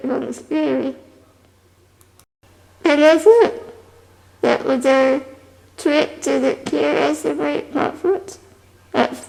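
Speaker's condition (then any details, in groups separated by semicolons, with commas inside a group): Spinal muscular atrophy type 2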